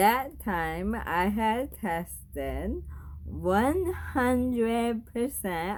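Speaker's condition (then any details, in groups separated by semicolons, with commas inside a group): Bulbar onset ALS; bulbar onset, tongue atrophy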